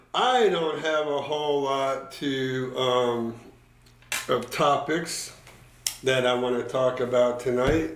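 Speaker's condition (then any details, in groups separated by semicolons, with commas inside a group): No condition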